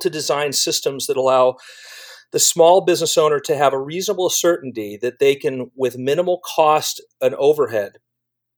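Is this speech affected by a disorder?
No.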